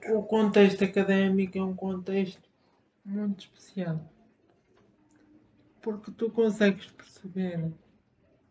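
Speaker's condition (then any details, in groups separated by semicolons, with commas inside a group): Spastic cerebral palsy; spastic motor type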